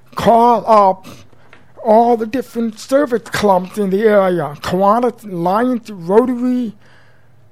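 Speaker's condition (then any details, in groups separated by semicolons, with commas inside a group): Profound deafness since birth; congenital, total deafness; speaks orally as guest on radio show; learned speech via daily school speech therapy, mother's home drills feeling throat vibrations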